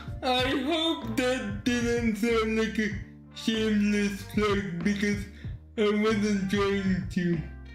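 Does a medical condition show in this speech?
Yes: cerebral palsy.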